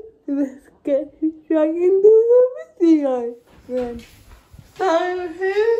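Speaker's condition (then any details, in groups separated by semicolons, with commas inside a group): Cerebral palsy; uses feeding aid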